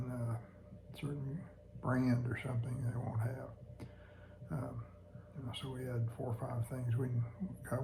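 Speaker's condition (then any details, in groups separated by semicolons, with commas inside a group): Parkinson's disease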